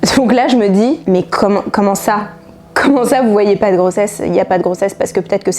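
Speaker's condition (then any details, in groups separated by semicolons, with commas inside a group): No condition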